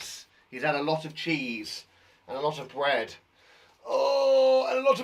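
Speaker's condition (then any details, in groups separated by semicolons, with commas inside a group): No condition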